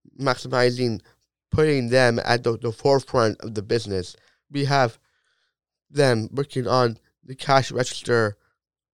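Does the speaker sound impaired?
Yes: Down syndrome; diagnosis explained by parents in first grade, loose ligaments, low muscle tone; age 22, physical therapy, injuries and flare ups since high school; self-described natural gift in talking, loves talking to crowds, public speaker, gave TED talk.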